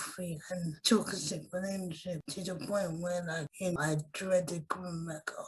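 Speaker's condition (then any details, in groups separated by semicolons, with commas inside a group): Cerebral palsy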